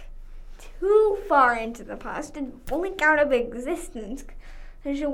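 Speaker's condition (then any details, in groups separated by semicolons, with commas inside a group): Cerebral palsy; legs affected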